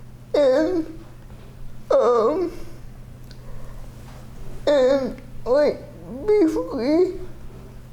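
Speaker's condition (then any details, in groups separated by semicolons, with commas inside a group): Cerebral palsy, athetoid, severe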